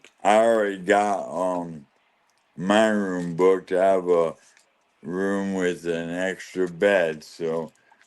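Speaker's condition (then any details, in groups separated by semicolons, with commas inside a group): ALS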